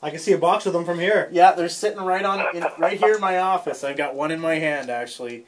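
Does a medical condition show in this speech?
No.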